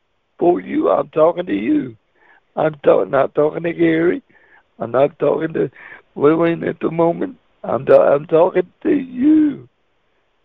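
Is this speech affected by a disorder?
Yes: cerebral palsy; wheelchair user.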